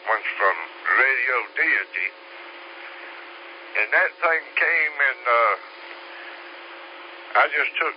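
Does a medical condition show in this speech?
Yes: slurred speech; takes 17 different medications.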